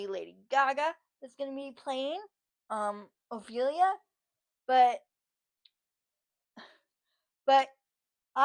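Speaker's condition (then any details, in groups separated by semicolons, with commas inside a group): Cerebral palsy, spastic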